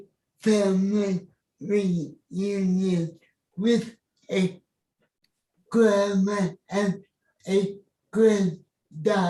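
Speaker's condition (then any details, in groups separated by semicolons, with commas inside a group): Cerebral palsy; wheelchair user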